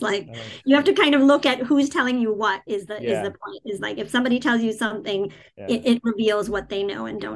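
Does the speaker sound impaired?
Yes: cleft palate, cleft palate without cleft lip.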